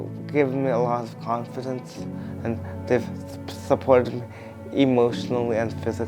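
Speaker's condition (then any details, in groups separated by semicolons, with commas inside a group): Cerebral palsy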